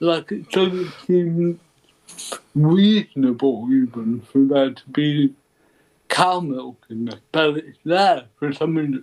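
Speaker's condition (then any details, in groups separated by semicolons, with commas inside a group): Cerebral palsy; ataxic type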